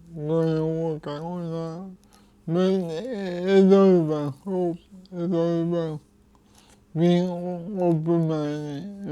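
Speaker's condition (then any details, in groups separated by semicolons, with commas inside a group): Cerebral palsy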